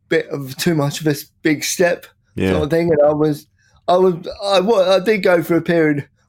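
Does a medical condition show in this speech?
Yes: cerebral palsy; from birth, oxygen lack, 10 weeks premature, heart defect, heart surgery at 9 weeks, wheelchair user; left side worse, no use of left hand, 90% right hand use, writes via Mac dictation; no real speech impediment except when drunk.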